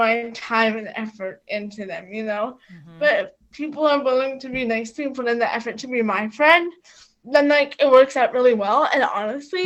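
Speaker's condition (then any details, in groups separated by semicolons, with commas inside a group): Cerebral palsy; quadriplegic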